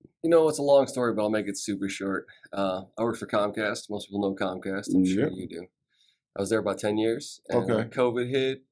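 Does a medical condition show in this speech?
No.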